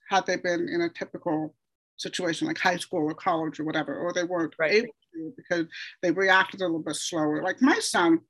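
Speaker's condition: Deafness, hard of hearing/deaf

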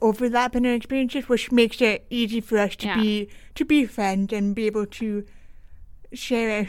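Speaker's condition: Deaf with cochlear implant, congenital

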